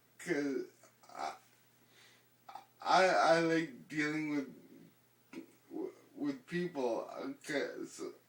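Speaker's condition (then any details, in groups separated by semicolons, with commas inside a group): Ataxia; progressive degenerative, affects walking; slow speech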